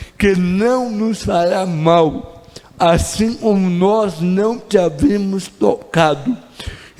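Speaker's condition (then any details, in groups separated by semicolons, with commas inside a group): Cerebral palsy; predicted not to speak or walk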